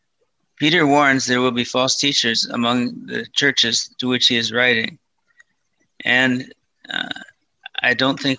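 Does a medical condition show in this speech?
Yes: Parkinson's disease, mild.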